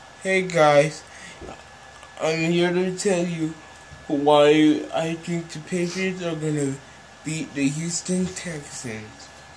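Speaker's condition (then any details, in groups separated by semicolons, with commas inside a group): Cerebral palsy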